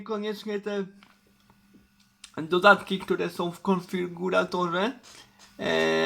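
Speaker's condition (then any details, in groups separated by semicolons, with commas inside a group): Cerebral palsy; uses wheelchair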